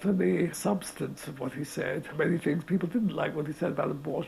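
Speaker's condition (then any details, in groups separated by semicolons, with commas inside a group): Motor neurone disease; 18 months since onset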